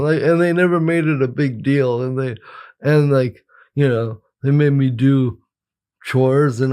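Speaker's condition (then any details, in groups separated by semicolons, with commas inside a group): Cerebral palsy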